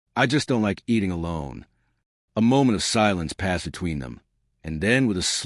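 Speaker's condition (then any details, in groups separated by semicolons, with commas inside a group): No condition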